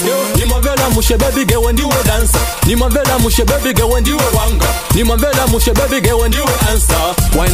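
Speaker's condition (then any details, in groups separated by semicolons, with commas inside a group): No condition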